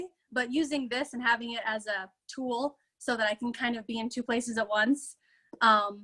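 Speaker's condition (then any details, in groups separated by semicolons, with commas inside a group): No condition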